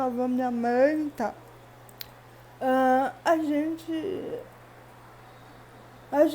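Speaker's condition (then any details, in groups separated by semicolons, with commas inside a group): Cerebral palsy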